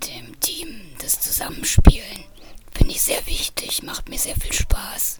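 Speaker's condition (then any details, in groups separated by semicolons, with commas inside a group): Voice disorder after laryngeal cancer, radiation scarring of vocal folds; laryngeal cancer treated with radiation and chemotherapy, vocal cord scarring from radiation, swallowing disorder; ongoing vocal cord impairment, swallowing problems, eating with workarounds, mostly fed via feeding tube; voice somewhat quieter, audibly affected, recording volume turned up high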